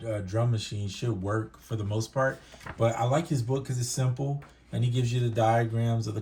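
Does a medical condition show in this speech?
No.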